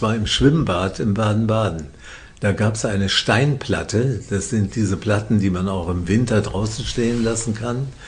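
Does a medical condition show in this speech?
Yes: Parkinson's disease; diagnosed by a psychiatrist, treated by professor Jens Volkmann in Würzburg, on medication.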